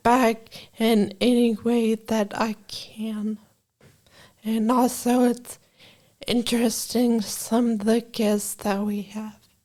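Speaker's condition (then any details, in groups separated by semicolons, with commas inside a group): Brain injury from aneurysm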